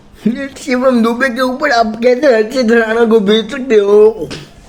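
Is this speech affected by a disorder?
Yes: cerebral palsy.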